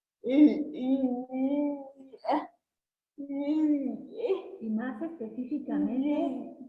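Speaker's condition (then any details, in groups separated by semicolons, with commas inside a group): Cerebral palsy; since birth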